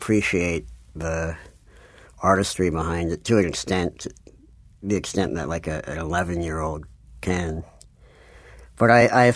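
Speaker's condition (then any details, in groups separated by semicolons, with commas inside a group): Cleft palate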